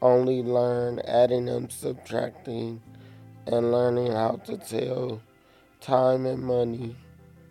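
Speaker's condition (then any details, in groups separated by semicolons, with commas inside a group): Cerebral palsy; affects movement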